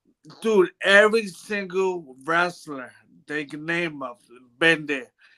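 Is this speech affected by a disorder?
Yes: brain bruising; speech bad.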